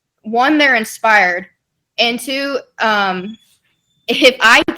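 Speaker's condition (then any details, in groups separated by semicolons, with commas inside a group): No condition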